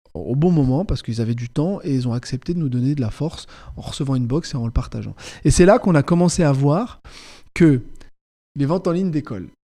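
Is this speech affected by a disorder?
No.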